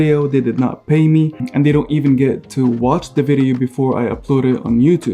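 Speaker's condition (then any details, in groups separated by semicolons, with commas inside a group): No condition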